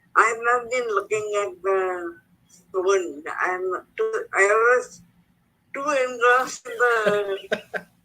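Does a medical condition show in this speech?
Yes: cerebral palsy; speech affected.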